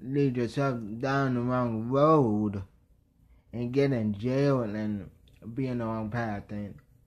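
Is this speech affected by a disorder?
Yes: traumatic brain injury.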